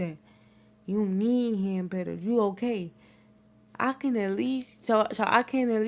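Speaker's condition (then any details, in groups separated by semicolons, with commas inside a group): Cerebral palsy; wheelchair user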